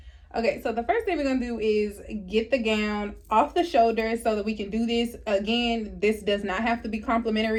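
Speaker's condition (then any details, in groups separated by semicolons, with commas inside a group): No condition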